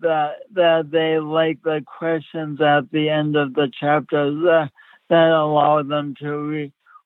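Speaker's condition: Speech impediment; since childhood, uncoordinated with poor balance as child, physical and occupational therapy in childhood; repeating words over and over, impediment never went away

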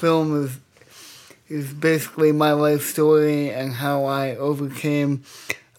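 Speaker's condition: Cerebral palsy; speech affected

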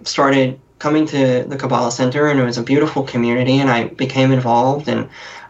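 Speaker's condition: Cleft lip and palate; different

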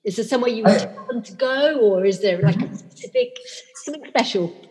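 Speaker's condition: No condition

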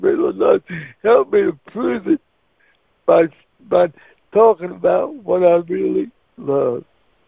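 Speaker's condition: Cerebral palsy; wheelchair user

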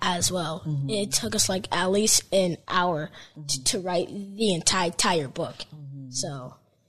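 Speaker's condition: Stuttering; 10-year-old boy; confident speaking in front of people, sometimes frustrated when stuttering; repeated sounds

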